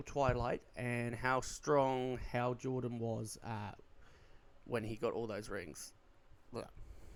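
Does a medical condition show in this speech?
No.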